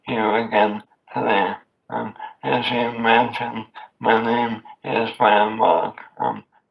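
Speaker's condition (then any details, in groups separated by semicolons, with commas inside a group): ALS; voice and hands affected; diagnosed at age 37, a few years ago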